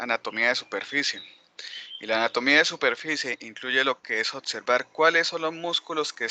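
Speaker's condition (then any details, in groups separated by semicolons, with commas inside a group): No condition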